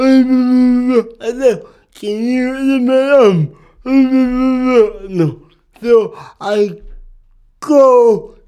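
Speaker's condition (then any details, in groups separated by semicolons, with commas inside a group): Cerebral palsy; speech can be hard sometimes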